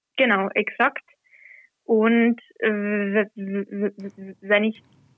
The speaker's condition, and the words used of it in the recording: Stuttering. Natürlich war es nicht stotterfrei, um Gottes Willen, äh, aber allein diese Überwindung, das dann zu machen, das lässt mich dann immer schon noch einmal wachsen und gibt einen Selbstvertrauen.